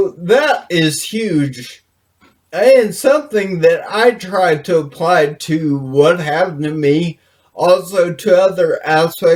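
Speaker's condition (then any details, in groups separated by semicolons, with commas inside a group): Brain injury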